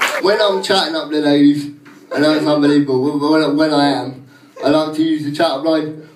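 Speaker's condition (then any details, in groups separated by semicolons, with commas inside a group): Cerebral palsy; cannot stand, performs seated; unusual voice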